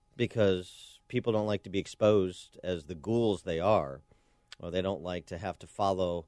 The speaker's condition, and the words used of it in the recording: No condition.